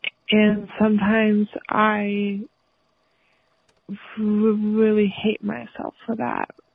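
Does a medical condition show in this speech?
Yes: stuttering; stuttering for about 12 years; ongoing stutter; here repeated sounds, blocks.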